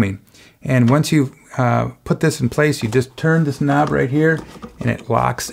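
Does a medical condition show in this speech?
No.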